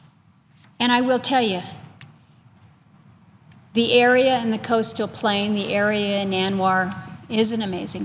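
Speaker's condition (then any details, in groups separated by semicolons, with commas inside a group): No condition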